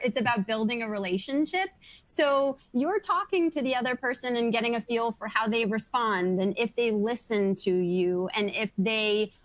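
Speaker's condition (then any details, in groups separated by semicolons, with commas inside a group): No condition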